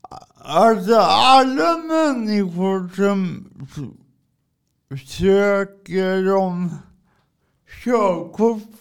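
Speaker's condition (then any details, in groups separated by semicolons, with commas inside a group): Cerebral palsy; from birth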